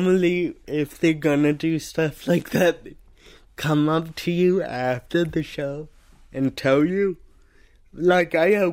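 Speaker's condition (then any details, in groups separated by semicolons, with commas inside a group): Cerebral palsy; says cannot do voices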